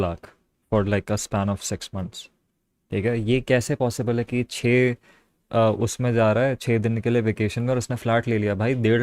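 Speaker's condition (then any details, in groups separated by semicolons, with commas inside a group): No condition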